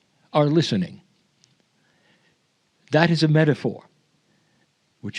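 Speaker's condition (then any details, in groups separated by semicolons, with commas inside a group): No condition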